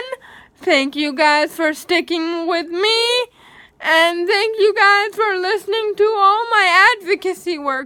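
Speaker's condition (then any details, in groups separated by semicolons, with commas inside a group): Cerebral palsy; wheelchair user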